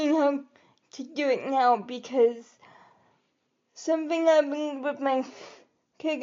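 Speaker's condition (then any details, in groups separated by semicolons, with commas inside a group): Cerebral palsy; able to articulate and speak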